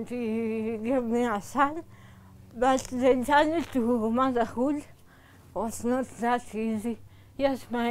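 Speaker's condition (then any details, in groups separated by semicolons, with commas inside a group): Cerebral palsy; from birth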